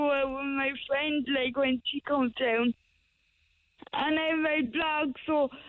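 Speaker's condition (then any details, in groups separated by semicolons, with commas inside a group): Cerebral palsy; wheelchair user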